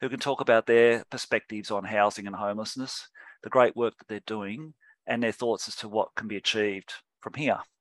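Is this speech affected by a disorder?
No.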